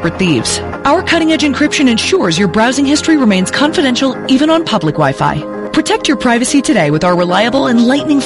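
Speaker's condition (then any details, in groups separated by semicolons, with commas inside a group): No condition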